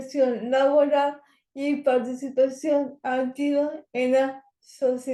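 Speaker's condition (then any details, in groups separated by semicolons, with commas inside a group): Cerebral palsy; language areas of brain affected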